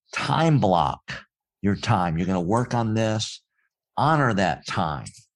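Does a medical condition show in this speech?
Yes: cleft palate; congenital cleft palate.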